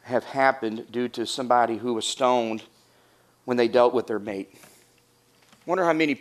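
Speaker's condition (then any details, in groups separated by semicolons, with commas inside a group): No condition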